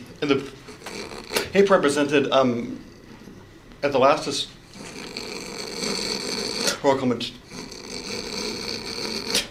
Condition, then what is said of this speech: Stuttering. And I'll stutter it for you in English.